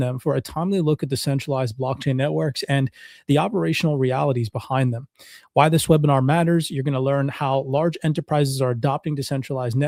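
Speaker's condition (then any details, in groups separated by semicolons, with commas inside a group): No condition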